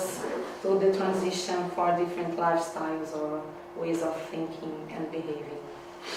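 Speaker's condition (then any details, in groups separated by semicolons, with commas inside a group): No condition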